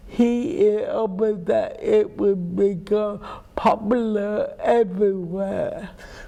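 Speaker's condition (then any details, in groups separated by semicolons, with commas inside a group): Cerebral palsy; speech impairment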